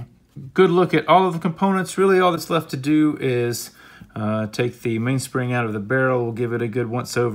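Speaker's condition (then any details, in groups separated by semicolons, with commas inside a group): No condition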